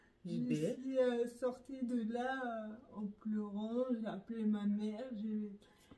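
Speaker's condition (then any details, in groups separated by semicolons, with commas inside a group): Neurological dystonia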